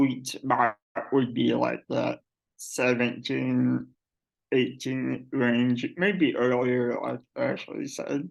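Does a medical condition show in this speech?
Yes: cerebral palsy.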